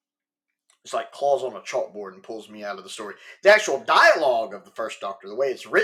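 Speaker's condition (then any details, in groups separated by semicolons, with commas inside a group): No condition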